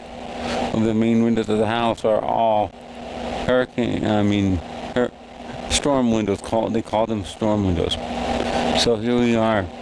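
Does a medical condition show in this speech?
Yes: cerebral palsy.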